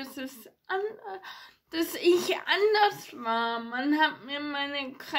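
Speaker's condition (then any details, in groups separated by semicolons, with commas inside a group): Ataxia; ataxia affecting hands and fingers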